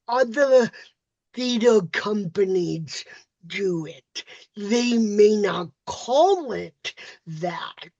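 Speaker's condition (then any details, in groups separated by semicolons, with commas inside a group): Cerebral palsy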